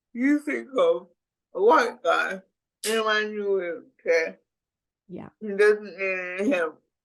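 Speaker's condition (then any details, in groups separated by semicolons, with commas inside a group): Cerebral palsy; speech impediment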